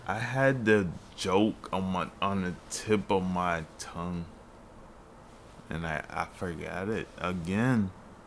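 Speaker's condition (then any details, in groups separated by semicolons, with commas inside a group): Multiple sclerosis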